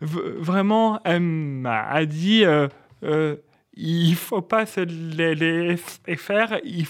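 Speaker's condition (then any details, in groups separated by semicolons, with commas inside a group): Stuttering; stuttering since age 4, first misdiagnosed as Gilles de la Tourette, cause hypothesized as several traumas; repeated sounds, prolonged sounds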